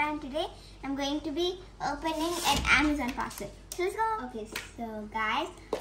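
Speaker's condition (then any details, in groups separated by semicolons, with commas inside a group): No condition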